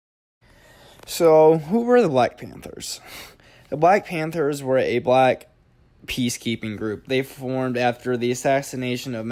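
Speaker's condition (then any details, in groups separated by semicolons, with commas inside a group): No condition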